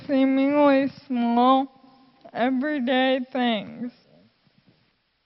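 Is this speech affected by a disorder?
Yes: Friedreich's ataxia.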